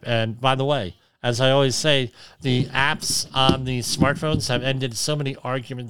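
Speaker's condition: Cleft lip and palate; has tinnitus

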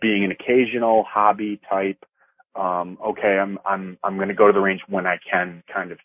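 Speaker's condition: No condition

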